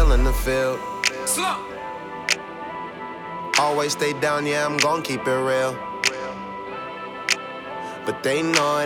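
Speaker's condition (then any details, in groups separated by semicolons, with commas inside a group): No condition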